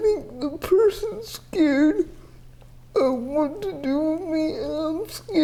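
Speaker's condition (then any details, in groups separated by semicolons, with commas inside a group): Cerebral palsy, athetoid, severe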